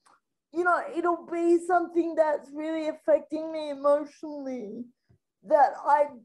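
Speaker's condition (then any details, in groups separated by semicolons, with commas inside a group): Spastic quadriplegic cerebral palsy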